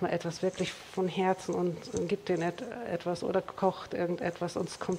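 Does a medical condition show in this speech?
No.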